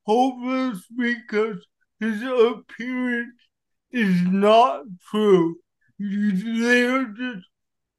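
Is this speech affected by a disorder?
Yes: cerebral palsy; wheelchair user, cerebral palsy since childhood, physical therapy turned into weight training at 12; works out lower and upper body at local gym, lifts weights.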